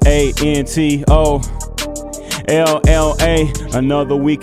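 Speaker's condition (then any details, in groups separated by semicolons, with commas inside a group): No condition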